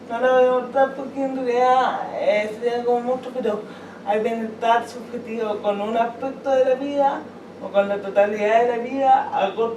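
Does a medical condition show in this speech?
Yes: cerebral palsy.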